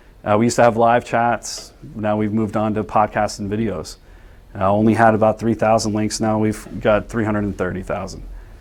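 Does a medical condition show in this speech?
No.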